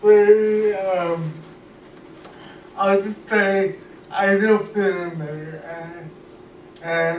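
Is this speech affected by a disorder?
Yes: cerebral palsy; cannot walk, uses wheelchair.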